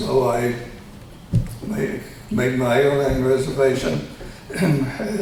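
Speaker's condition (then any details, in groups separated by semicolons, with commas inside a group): Tongue cancer surgery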